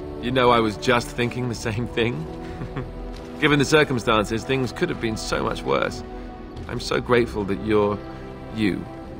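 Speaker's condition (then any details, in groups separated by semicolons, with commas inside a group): No condition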